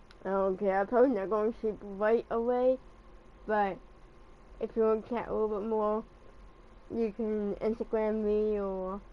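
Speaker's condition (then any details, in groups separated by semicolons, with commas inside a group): Cerebral palsy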